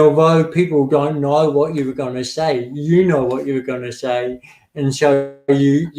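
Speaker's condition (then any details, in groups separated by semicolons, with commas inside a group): Cerebral palsy; affects speech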